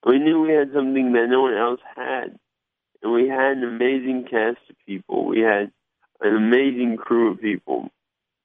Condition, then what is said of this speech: Cerebral palsy. I have somewhat of a slur, but not. It all depends on the day, and my left hand's partially paralyzed, but that's really about it.